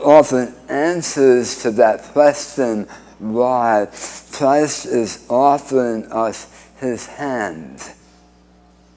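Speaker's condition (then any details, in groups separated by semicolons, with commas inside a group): Speech impediment after cancer surgery; forearm flap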